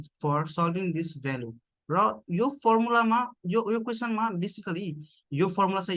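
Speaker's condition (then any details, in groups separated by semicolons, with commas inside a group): No condition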